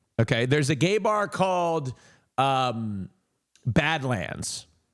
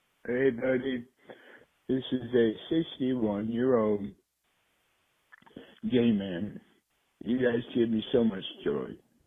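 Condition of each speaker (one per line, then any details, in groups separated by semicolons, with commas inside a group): No condition
Throat and tongue cancer; affects throat and tongue; very hard to talk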